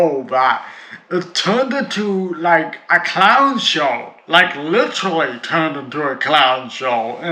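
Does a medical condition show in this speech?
Yes: cerebral palsy.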